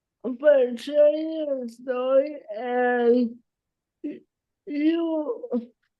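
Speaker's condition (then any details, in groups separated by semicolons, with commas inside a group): Cerebral palsy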